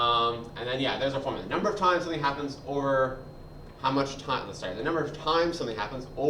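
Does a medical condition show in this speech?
No.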